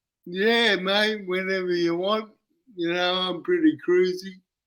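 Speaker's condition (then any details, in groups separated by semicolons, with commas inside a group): Cerebral palsy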